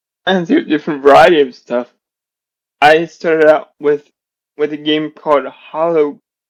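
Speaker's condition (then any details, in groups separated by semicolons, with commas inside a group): Generalized dystonia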